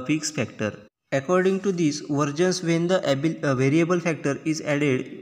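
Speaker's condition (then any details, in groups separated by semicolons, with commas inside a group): No condition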